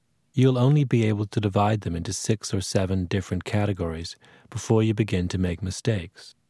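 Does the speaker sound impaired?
No.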